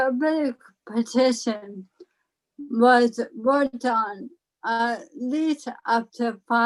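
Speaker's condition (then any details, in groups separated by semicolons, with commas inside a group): ALS; slight speech impairment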